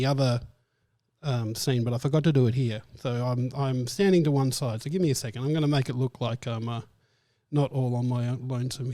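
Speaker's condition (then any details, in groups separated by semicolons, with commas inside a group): No condition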